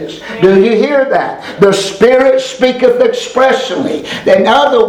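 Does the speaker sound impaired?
No.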